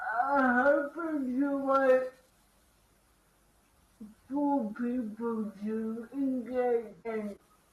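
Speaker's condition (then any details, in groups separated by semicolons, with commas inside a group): Cerebral palsy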